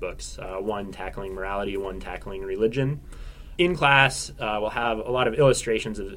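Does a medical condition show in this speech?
No.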